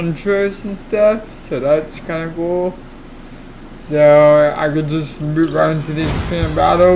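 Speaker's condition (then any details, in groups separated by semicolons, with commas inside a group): Cerebral palsy; affects legs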